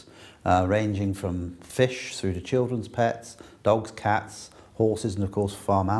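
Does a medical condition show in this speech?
No.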